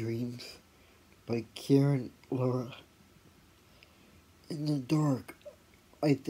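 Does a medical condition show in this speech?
Yes: cerebral palsy; quadriplegic.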